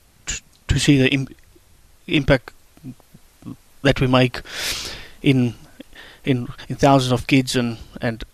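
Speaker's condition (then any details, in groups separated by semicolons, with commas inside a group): Stuttering; onset in childhood, persistent, not expected to go away, accepted around age 21-22; avoided speaking and phone calls while growing up, shy about way of speaking; repeated sounds, repeated words, prolonged sounds, blocks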